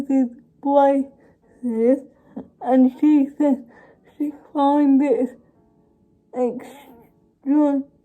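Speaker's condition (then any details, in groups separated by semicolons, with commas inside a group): Cerebral palsy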